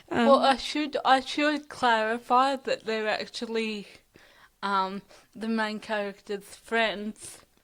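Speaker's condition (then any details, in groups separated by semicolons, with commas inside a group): Cerebral palsy (athetoid); fatigue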